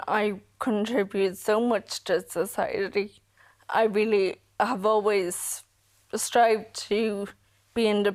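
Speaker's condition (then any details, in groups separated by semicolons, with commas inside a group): Friedreich's ataxia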